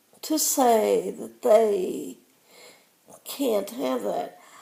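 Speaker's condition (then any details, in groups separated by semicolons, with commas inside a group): Cerebral palsy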